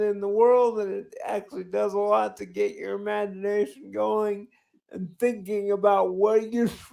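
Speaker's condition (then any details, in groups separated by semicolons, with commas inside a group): Cerebral palsy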